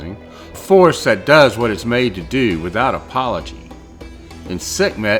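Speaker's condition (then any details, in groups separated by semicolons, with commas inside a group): No condition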